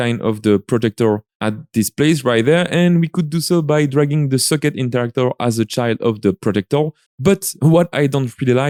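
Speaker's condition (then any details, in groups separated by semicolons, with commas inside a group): No condition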